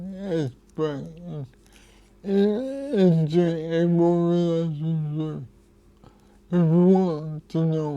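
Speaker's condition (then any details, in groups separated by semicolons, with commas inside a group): Cerebral palsy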